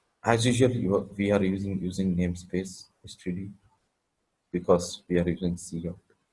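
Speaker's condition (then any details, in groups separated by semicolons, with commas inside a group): No condition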